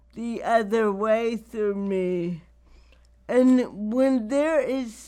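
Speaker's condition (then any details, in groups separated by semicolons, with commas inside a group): Cerebral palsy; wears down with age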